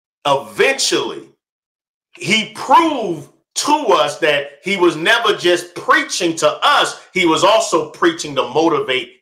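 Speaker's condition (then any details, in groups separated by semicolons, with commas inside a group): No condition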